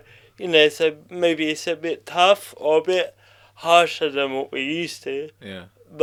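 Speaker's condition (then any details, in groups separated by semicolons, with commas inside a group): Cerebral palsy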